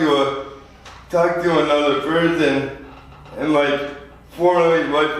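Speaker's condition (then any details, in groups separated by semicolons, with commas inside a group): Spastic quadriplegia cerebral palsy; out of breath when starting to read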